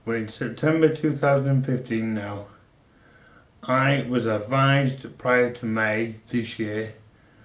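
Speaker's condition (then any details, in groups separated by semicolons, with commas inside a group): MND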